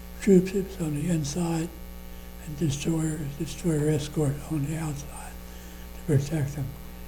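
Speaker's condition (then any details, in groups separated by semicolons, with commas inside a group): Parkinson's disease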